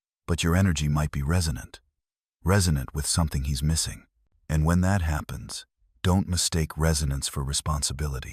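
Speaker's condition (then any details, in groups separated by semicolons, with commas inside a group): No condition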